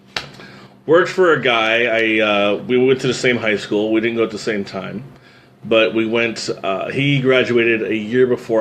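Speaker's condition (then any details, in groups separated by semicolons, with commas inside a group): No condition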